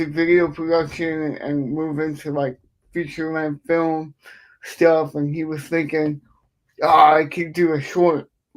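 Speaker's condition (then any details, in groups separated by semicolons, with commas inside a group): Cerebral palsy; affects speech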